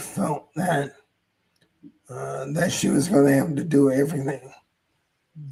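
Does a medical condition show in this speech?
Yes: ALS; hoarse voice.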